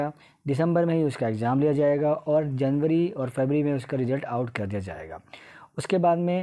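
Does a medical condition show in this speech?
No.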